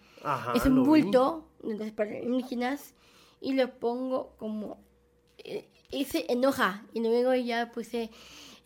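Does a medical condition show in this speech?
Yes: Down syndrome; present from birth.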